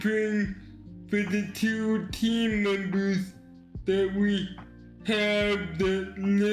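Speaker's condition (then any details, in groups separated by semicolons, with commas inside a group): Cerebral palsy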